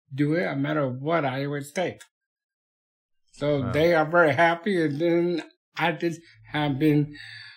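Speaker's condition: Down syndrome

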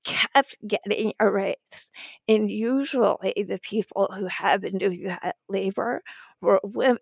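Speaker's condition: Spasmodic dysphonia; speaking without treatment

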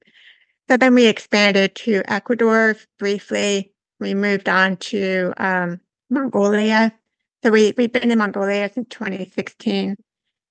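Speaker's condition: Severe to profound hearing loss; cochlear implant on one side about 10 years ago

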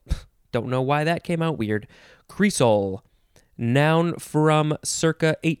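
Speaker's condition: No condition

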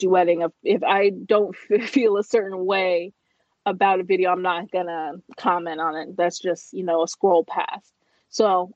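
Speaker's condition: No condition

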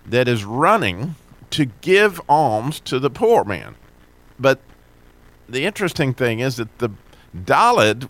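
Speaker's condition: No condition

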